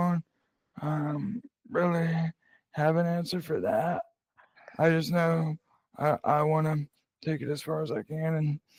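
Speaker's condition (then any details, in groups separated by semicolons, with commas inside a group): Cerebral palsy; present from birth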